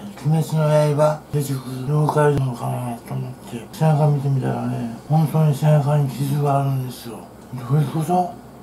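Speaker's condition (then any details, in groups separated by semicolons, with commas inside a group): Tongue cancer, partial glossectomy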